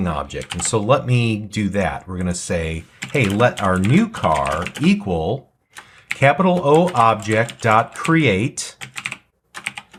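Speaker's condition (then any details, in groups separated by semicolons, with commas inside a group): No condition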